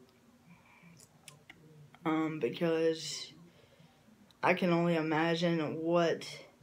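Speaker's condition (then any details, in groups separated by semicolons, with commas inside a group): Cerebral palsy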